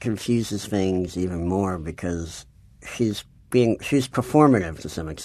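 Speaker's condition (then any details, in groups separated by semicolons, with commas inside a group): Cleft palate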